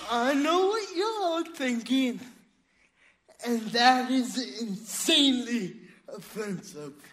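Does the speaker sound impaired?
Yes: cerebral palsy; says cannot do voices.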